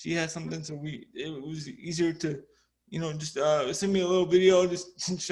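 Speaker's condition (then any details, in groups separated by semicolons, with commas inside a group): Cerebral palsy; dexterity issue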